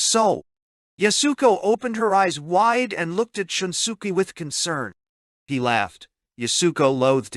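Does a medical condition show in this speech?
No.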